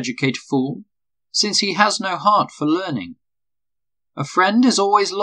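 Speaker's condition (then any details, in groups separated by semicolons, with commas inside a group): No condition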